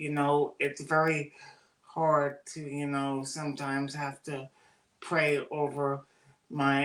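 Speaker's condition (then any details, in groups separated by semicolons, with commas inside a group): Cerebral palsy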